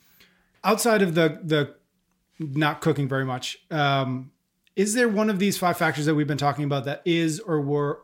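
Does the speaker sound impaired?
No.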